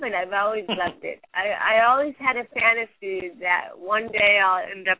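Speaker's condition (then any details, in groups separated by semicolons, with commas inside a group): Cerebral palsy; since birth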